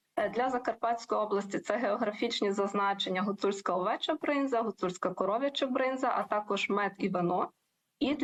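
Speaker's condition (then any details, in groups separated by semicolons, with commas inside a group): No condition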